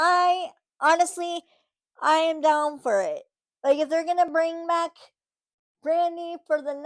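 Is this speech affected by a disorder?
Yes: cerebral palsy, spastic.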